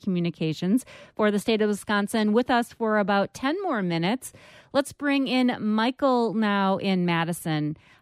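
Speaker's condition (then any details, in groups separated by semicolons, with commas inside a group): No condition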